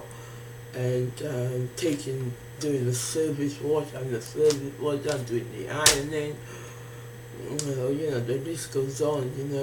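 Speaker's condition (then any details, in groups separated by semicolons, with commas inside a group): Facial palsy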